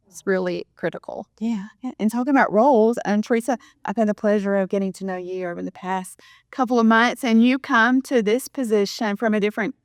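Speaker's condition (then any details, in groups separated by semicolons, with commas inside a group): No condition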